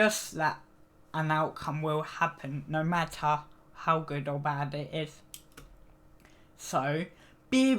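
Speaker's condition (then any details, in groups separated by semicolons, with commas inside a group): Cerebral palsy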